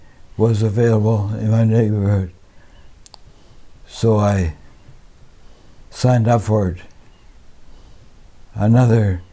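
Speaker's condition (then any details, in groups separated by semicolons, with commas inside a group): Parkinson's disease; bilateral deep brain stimulation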